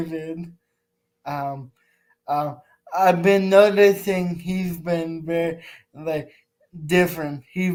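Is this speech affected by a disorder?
Yes: cerebral palsy.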